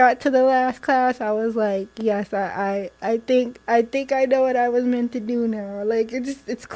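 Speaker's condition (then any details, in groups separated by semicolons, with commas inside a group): Cerebral palsy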